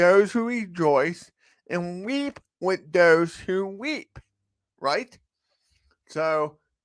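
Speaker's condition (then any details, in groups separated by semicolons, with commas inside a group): Cerebral palsy; from birth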